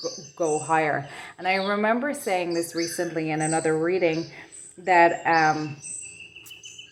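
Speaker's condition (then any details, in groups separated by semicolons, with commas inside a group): No condition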